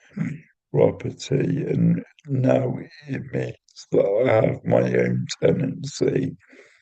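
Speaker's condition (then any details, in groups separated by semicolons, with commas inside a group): Cerebral palsy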